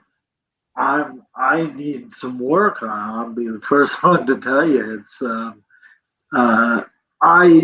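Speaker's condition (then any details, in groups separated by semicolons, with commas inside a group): Cerebral palsy; present from birth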